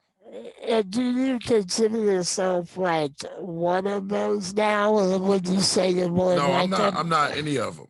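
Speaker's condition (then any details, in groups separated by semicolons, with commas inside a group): Non-progressive muscular dystrophy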